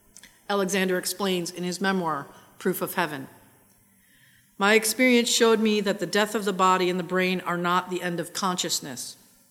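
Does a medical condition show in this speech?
No.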